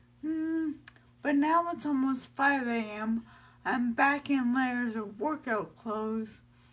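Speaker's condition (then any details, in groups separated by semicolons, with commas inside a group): Brain injury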